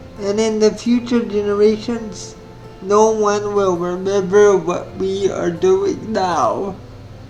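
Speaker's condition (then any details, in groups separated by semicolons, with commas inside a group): Spastic cerebral palsy; spastic form, quadriplegic, hands affected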